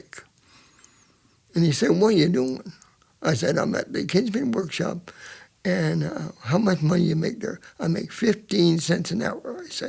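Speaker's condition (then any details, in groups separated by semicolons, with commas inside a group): Cerebral palsy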